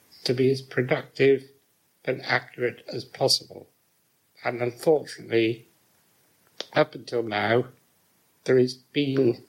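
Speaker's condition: Muscular dystrophy; severe muscle weakness, cannot use arms; does everything by voice, relies on voice dictation for WhatsApp messages and emails, Siri; weak breathing, speech and breathing compromised

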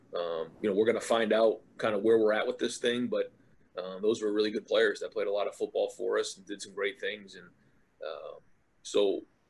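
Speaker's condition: No condition

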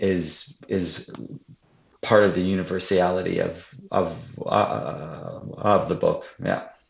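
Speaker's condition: Stuttering; stuttering felt physically, syllables felt from diaphragm up to lips, gets stuck on p sound; repeated words, prolonged sounds

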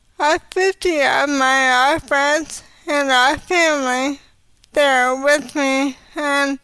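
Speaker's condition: ALS; quickly progressed to walking with cane

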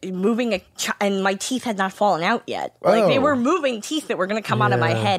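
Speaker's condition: Cleft lip and palate; congenital cleft lip and palate, nose to back of throat, split uvula, unfused jawbone, facial scarring; adult, cleft surgically repaired, multiple childhood surgeries including one at age seven; clinicians watched for nasal speech after surgery, speaker attributes nasal sound to Western New York accent

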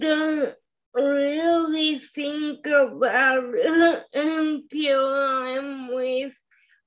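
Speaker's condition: Spastic quadriplegic cerebral palsy; some tightness in all four limbs, wheelchair user

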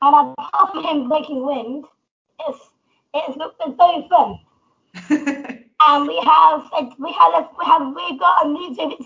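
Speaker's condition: Down syndrome; extra copy of chromosome 21

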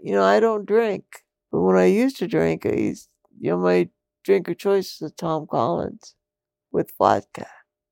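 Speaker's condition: Multiple system atrophy; diagnosed 2015 after six doctors, about four years, lungs and muscles atrophying; bedbound since shortly after Christmas, about four years since onset, planning medical aid in dying; brain does not signal breathing, must consciously blink, still talking, expects to lose voice

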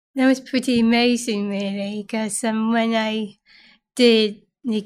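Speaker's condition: Down syndrome; from birth

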